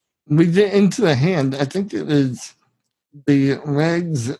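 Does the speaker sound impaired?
Yes: spinal muscular atrophy, severe; subtitles provided for guest's speech in video version.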